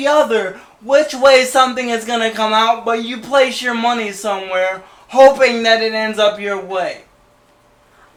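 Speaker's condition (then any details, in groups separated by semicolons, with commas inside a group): Cerebral palsy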